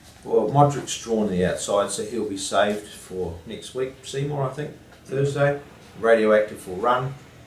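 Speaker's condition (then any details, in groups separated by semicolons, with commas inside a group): No condition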